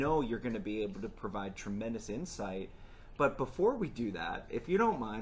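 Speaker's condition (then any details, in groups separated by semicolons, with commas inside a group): No condition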